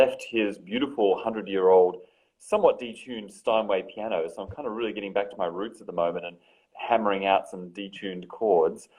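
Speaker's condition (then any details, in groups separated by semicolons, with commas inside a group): No condition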